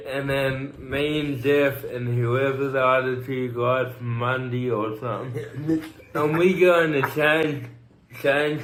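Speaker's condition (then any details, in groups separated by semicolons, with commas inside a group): Cerebral palsy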